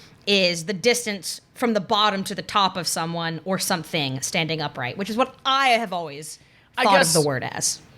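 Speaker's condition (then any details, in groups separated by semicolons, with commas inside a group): No condition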